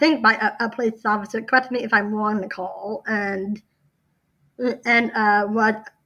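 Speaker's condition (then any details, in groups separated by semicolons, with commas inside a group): Down syndrome; congenital, since birth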